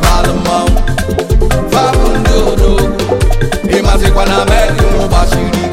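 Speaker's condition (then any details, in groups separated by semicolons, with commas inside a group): No condition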